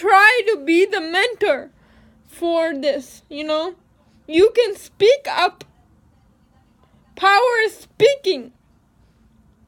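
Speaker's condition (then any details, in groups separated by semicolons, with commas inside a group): Cerebral palsy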